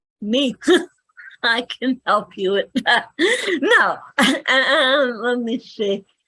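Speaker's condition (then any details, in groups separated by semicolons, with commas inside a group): Cerebral palsy; speaks better than types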